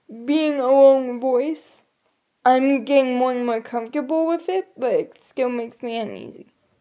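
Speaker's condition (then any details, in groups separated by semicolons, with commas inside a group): Cerebral palsy; able to articulate and speak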